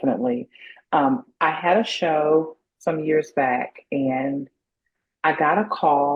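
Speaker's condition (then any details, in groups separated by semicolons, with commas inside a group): No condition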